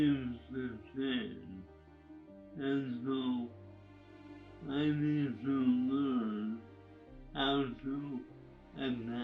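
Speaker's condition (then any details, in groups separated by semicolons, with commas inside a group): ALS; progressive, losing use of hands; losing speech, harder to be understood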